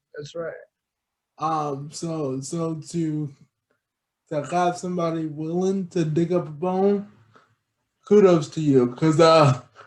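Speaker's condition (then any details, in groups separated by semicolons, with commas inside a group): Cerebral palsy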